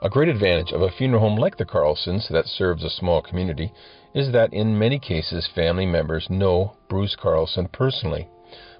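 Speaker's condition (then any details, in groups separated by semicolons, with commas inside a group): No condition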